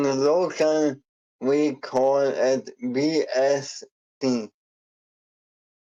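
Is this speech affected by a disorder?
Yes: ALS; struggles to form sentences while speaking.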